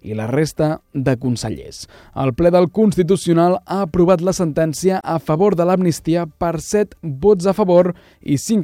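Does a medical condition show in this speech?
No.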